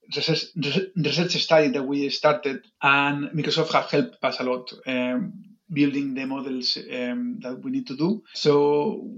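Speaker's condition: Stuttering; stuttering since age 5, chronic and lifelong, many speech and language therapists over the years; about 2 to 5 years of daily practice talking to 200 people, controlled stuttering technique; could not say own name properly until late 20s, now uses a trained speaking style; repeated sounds, prolonged sounds

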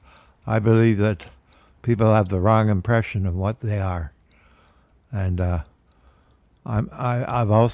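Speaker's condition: Parkinson's disease; man aged 73

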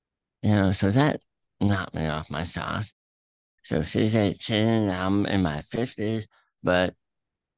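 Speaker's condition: Throat cancer; throat cancer three times, radiation with molded mask, chemo, checkups at Erlanger Medical Center Chattanooga; stage 4, terminal, tumor through tongue attached to epiglottis, inoperable, Emory Proton Center therapy not working; voice affected by cancer, eating issues from tongue tumor, still talks at length

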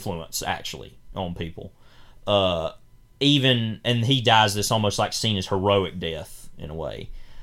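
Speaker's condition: No condition

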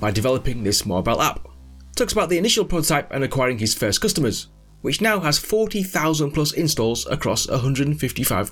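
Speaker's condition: No condition

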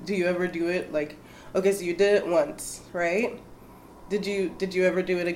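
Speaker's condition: No condition

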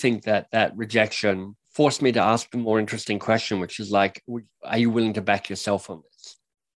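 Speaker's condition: Cleft lip and palate; surgery as a child

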